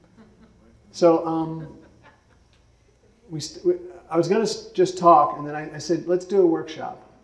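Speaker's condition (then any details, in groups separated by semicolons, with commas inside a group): Parkinson's; speech therapy judged unnecessary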